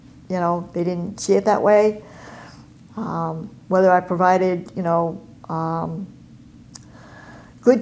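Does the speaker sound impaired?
Yes: cleft palate and cleft lip; congenital.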